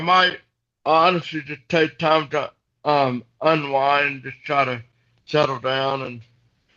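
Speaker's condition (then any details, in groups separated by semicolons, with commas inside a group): Cerebral palsy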